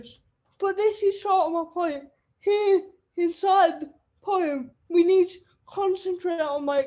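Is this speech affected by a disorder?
Yes: cerebral palsy; wheelchair user.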